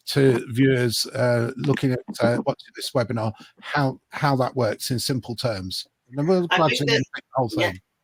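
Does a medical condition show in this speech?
No.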